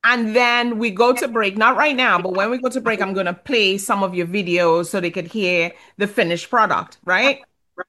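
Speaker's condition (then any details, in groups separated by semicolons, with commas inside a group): No condition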